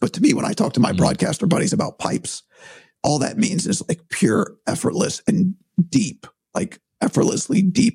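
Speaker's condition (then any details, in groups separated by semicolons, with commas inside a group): Vocal cord surgery; vocal cord problem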